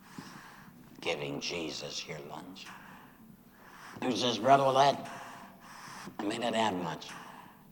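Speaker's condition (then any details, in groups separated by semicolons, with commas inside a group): Laryngectomy after throat cancer, voice prosthesis; recurred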